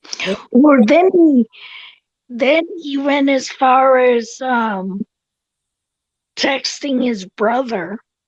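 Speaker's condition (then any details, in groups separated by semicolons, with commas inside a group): Cerebral palsy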